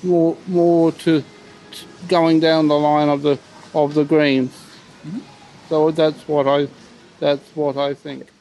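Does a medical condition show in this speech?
Yes: cerebral palsy; uses wheelchair, on the NDIS with support from disability care workers.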